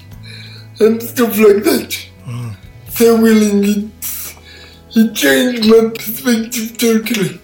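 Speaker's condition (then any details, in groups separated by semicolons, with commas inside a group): Cerebral palsy; all four limbs affected, from birth, born 12 weeks premature; speech impairment, takes listeners a while to catch on, listeners hesitant to ask for repeats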